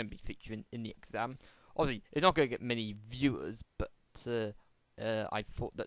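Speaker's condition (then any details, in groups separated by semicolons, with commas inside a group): No condition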